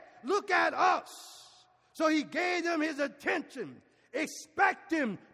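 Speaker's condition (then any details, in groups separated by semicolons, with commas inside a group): No condition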